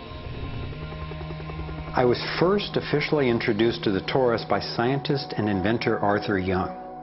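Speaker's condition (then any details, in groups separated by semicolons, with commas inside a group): No condition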